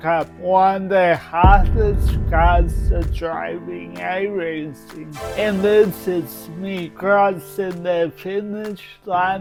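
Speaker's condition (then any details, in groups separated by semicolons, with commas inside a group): Cerebral palsy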